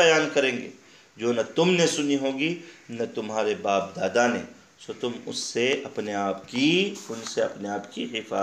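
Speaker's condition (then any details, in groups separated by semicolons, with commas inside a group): No condition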